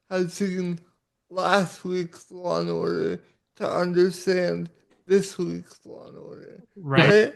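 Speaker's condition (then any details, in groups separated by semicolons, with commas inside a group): Cerebral palsy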